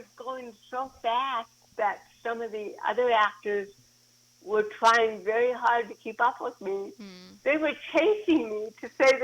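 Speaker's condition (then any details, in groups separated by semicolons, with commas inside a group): Cerebral palsy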